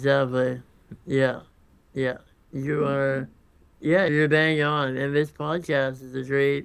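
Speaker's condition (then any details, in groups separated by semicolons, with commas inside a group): Congenital muscular dystrophy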